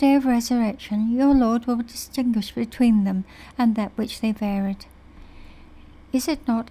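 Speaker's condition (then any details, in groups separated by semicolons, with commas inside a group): No condition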